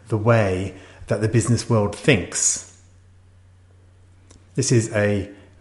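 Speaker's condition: No condition

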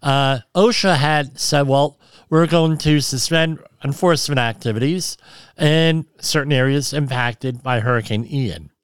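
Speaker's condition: Cleft lip and palate

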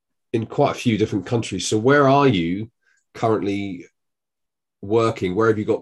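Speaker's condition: No condition

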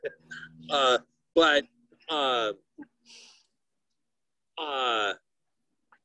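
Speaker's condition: Aphasia; can talk, loses about half the words in conversation, frequent hesitations

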